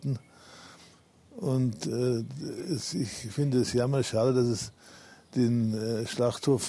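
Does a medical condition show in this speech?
Yes: Parkinson's disease; not trembling during interview, admitted to rehab bedridden two years ago, now walks with crutches.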